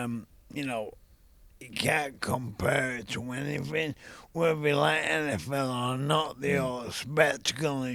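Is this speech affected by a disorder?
Yes: ALS; young onset.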